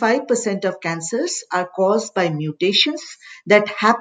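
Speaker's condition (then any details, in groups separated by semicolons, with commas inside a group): No condition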